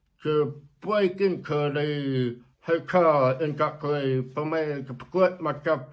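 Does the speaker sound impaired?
Yes: deafness, born deaf; very clear per host, sounds like late-deafened speaker, captions offered in case unclear.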